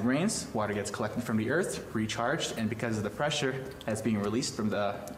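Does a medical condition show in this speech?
No.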